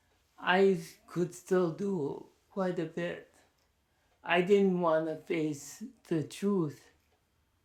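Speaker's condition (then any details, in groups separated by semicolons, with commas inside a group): ALS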